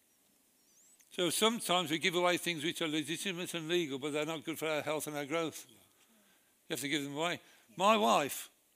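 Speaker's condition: Parkinson's disease; new tablets from new consultant in Nottingham after over a year undertreated, masked face

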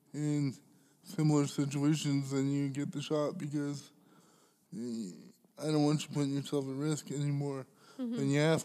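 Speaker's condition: Cerebral palsy; cannot stand unaided

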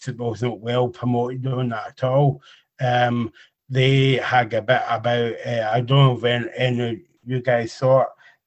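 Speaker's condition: Cerebral palsy

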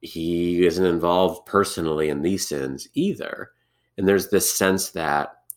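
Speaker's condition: No condition

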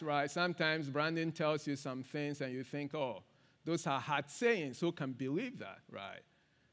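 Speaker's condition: No condition

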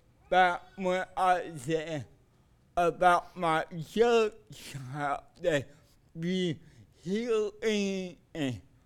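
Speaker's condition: Cerebral palsy

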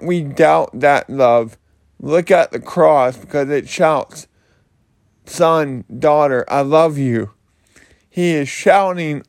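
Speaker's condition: Cerebral palsy; slurred speech

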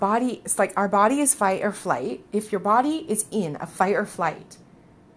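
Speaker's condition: No condition

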